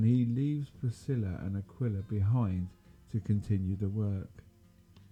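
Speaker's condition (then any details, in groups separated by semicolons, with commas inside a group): No condition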